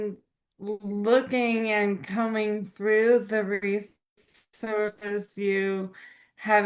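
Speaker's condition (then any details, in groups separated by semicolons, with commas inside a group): ALS; slow progressing, about seven years since diagnosis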